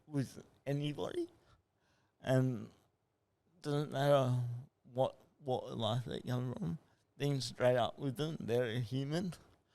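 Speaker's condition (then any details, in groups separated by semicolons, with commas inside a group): Cerebral palsy; from birth, no breathing for 37 minutes after birth; walks and talks, rides trike, improved with therapy, slow typing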